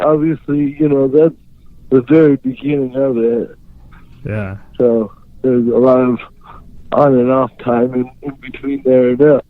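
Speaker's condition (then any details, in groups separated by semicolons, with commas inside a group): Cerebral palsy; unable to write or type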